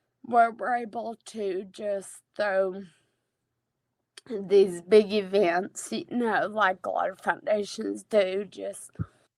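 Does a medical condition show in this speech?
Yes: Friedreich's ataxia.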